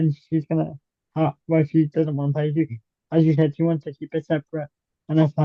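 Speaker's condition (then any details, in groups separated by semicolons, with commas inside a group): Cerebral palsy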